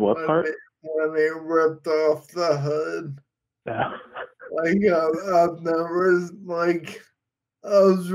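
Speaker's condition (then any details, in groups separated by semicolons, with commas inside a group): Friedreich's ataxia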